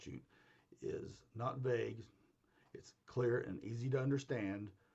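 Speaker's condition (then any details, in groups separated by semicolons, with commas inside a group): No condition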